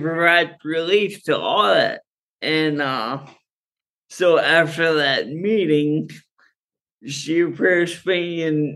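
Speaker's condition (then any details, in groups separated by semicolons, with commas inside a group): Friedreich's ataxia; slowly worsening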